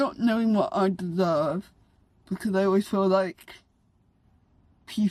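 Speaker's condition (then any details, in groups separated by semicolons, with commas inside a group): Cerebral palsy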